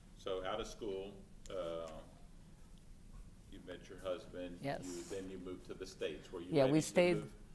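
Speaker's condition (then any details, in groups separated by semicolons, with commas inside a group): No condition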